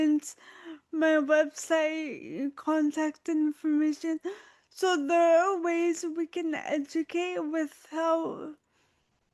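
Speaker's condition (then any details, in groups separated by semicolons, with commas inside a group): Autoimmune disease, spinal cord injury; acquired at age 25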